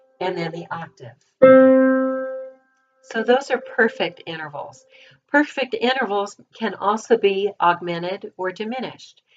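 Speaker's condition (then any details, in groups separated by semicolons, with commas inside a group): No condition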